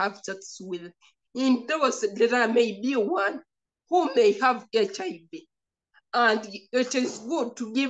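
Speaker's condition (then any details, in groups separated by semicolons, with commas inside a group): Cerebral palsy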